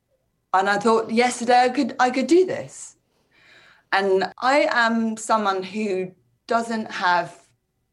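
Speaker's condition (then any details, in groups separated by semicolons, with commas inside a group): Speech impairment, word-finding; congenital AVM, sudden slurred speech then collapse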